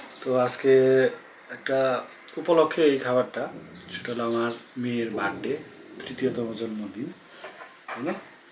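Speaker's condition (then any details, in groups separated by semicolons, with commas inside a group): No condition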